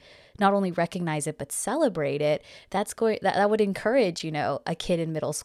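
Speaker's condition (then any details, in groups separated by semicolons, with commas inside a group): No condition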